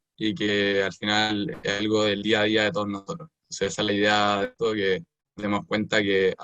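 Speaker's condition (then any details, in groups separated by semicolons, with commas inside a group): No condition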